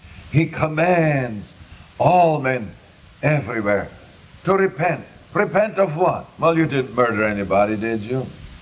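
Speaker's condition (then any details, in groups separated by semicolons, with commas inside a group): No condition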